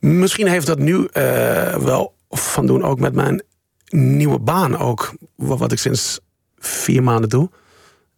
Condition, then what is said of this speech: Stuttering. Mijn spreekbeurt gaat over de krokodil. Kijk... Nu lukt het.